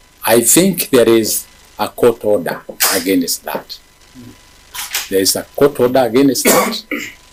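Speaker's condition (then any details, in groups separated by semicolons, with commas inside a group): No condition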